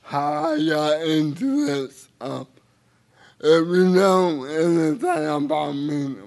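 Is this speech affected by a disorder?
Yes: cerebral palsy; a little difficult.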